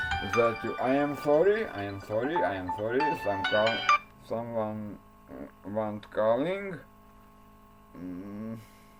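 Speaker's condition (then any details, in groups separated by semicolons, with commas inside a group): Cerebral palsy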